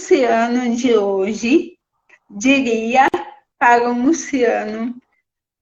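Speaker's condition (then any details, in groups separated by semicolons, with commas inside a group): Cerebral palsy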